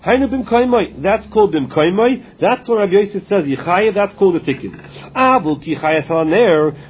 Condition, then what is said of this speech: No condition.